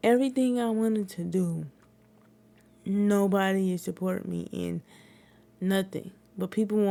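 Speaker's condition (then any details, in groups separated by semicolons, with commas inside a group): Cerebral palsy; wheelchair user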